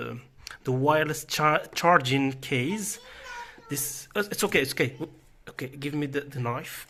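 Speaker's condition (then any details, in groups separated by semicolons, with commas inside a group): No condition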